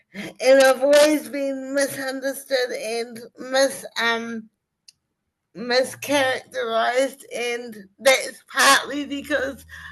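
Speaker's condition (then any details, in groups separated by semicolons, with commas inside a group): Cerebral palsy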